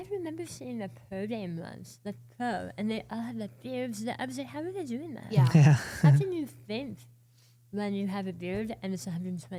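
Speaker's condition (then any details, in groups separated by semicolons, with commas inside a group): Oral cancer, partial glossectomy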